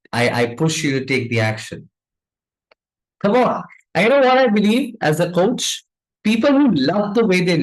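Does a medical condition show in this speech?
No.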